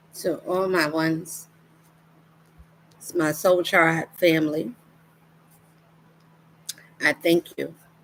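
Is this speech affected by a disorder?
No.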